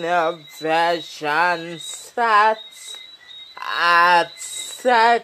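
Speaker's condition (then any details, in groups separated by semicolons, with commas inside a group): Speech impediment; no speech therapy yet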